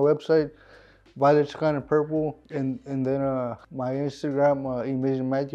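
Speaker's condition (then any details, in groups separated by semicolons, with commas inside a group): Cerebral palsy; cerebral palsy, premature birth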